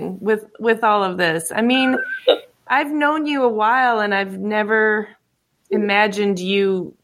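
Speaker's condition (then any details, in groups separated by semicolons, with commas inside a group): No condition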